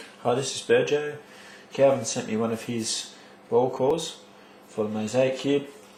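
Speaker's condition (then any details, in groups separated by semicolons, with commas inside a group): No condition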